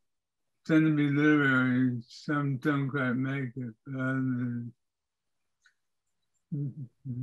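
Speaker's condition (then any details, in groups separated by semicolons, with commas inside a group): Parkinson's disease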